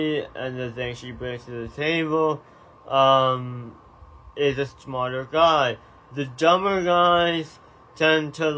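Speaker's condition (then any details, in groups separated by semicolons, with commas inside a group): Tongue cancer surgery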